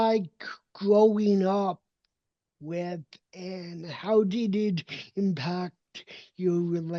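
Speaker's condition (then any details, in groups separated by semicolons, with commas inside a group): Cerebral palsy; uses walker and wheelchair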